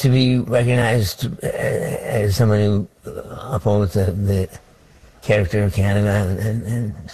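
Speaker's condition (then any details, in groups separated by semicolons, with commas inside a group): Parkinson's disease; diagnosed about 35 years ago, around age 30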